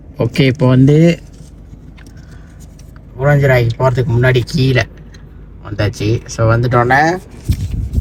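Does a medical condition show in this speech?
No.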